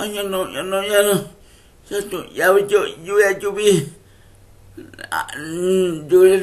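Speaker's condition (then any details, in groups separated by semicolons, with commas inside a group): Cerebral palsy; uses wheelchair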